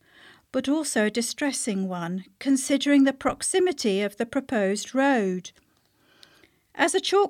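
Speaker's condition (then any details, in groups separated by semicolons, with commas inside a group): No condition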